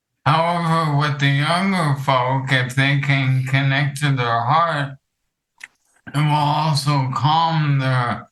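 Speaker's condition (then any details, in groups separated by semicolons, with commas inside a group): ALS; affects vocal cords; medication treatment; hard to talk long, less clear speech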